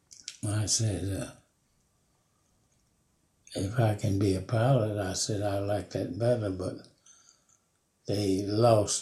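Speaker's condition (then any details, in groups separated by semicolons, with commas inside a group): Parkinson's; no broken bones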